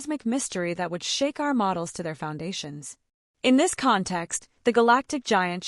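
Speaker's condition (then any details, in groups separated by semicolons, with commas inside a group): No condition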